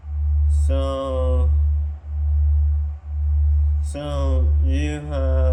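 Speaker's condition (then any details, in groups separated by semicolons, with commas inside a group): Tongue cancer surgery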